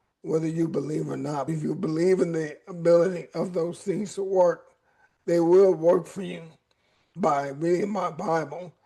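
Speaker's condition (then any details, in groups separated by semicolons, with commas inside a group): ALS; voice raspy at times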